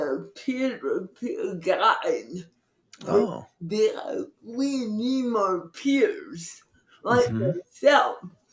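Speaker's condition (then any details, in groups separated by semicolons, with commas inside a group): Cerebral palsy; from birth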